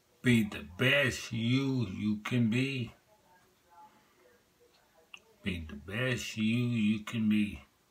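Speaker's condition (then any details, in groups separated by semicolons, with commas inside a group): Multiple sclerosis; affects left side and voice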